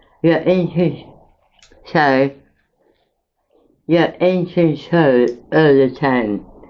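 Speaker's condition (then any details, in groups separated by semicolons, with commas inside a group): Mouth cancer after operations; 23 years since diagnosis, permanent mouth and tongue pain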